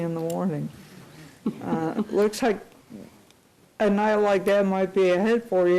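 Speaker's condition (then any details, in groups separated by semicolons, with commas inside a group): Cerebral palsy; unable to type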